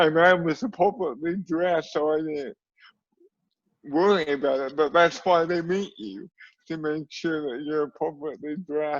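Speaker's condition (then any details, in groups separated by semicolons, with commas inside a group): Cerebral palsy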